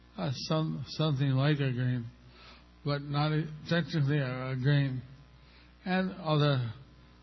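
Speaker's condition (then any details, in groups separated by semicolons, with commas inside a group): Stroke with facial paralysis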